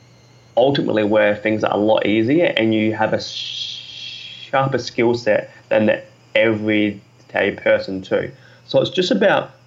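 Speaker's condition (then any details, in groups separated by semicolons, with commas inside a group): Stutter; stutter since school years, dropped out of high school over speech, planned never to speak again; deliberate speaking practice, reading, speaking techniques, articulation work, interviews, speaking gigs, keynotes; stutter overcome to a certain degree, fluency affected by sleep, calmness or anxiety; blocks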